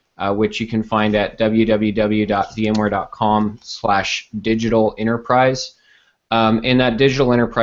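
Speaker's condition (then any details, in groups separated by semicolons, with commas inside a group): No condition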